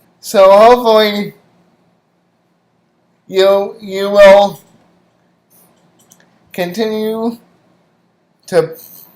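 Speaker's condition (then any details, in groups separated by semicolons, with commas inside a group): Cerebral palsy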